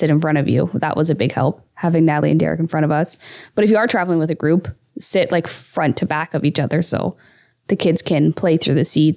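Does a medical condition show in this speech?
No.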